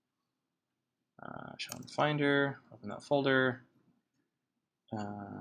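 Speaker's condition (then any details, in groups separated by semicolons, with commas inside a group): No condition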